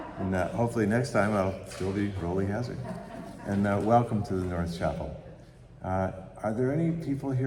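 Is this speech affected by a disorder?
No.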